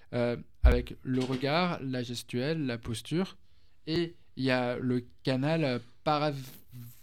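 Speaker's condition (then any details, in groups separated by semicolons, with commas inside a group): Stuttering; stuttering since early childhood, severe until age 20; until age 20 unable to say two words in a row, school oral work difficult; repeated sounds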